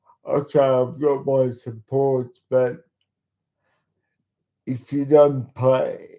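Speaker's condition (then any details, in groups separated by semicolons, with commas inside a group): Cerebral palsy; talks slowly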